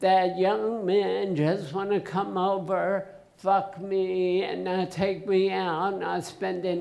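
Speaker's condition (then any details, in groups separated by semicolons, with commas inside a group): Essential tremor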